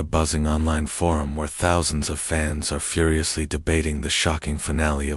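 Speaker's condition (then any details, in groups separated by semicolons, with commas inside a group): No condition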